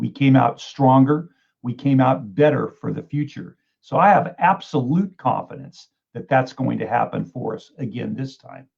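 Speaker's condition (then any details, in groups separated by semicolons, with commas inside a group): No condition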